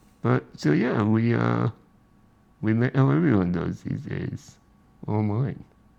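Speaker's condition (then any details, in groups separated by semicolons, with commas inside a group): Spinal muscular atrophy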